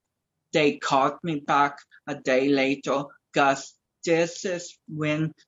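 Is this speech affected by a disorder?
Yes: cerebral palsy; cause: slightly wrapped around neck, affects balance, speech, coordination, childhood walker, wheelchair, crutches, leg braces, helmet, frequent falls; age 31, free of helmet and braces.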